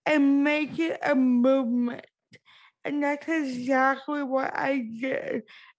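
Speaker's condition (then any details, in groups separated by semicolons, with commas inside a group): Cerebral palsy; speaks concisely and quickly to hold listeners' attention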